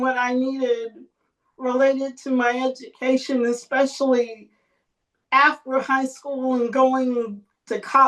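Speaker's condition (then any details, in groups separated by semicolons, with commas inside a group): Cerebral palsy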